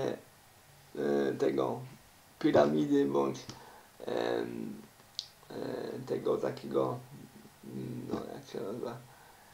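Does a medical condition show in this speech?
Yes: cerebral palsy; uses wheelchair.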